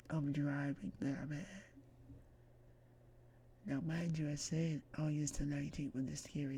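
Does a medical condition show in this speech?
Yes: myasthenia gravis; slurred speech before diagnosis, severe breathing difficulty.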